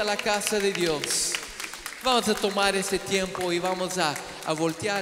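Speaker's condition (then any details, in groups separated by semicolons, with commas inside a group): No condition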